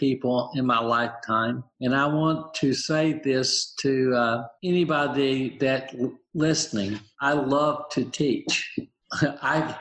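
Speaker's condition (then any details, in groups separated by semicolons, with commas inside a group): Aphasia, apraxia, dysarthria after stroke; initially mute, plans each sentence, interruption loses it, mistaken for drunk, carries aphasia card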